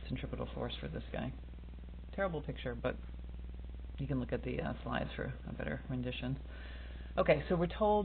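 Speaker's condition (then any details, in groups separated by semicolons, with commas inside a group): No condition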